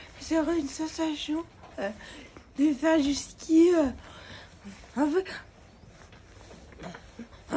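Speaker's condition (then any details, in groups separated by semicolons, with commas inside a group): Cerebral palsy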